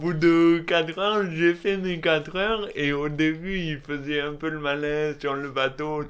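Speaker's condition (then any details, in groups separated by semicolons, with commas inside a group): Dystonia; elocution difficulties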